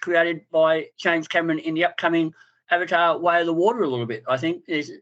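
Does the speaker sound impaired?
Yes: cleft palate and lip; congenital cleft palate and lip, plastic surgery and dental work over first 14 years, Royal Children's Hospital; speech therapy in childhood at Royal Children's Hospital.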